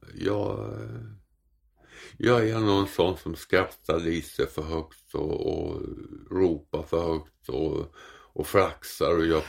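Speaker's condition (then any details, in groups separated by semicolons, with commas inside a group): Tongue cancer; like a wound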